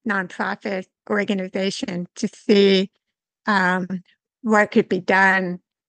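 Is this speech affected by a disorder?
Yes: severe to profound hearing loss; learned to listen and speak through early intervention in England.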